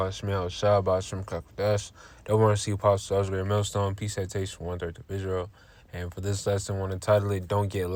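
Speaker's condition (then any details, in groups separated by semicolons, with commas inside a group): No condition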